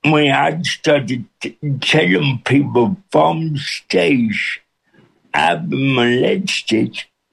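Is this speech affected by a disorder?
Yes: cerebral palsy with speech impediment; speech impediment since birth.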